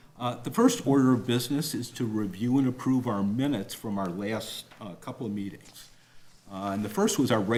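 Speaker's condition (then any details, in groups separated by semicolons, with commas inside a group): No condition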